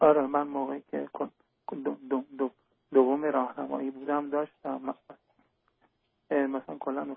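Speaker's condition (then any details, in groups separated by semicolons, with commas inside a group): Stuttering; stuttering especially during university, seen by psychologists, called anxiety and fear, once fully gone one to two years; may stutter in important situations; stuttering at word onset per host; repeated sounds, blocks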